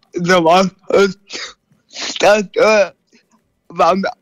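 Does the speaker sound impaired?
Yes: cerebral palsy; neurological brain injury around time of birth; age 14.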